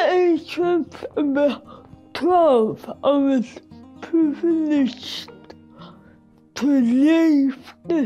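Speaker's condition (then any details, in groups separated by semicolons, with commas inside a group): Cerebral palsy; severe physical impairment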